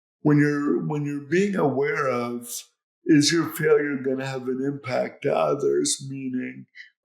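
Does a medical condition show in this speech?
Yes: cerebral palsy.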